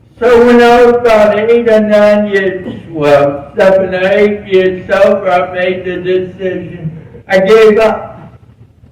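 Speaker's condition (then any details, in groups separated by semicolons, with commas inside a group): Cerebral palsy; present from birth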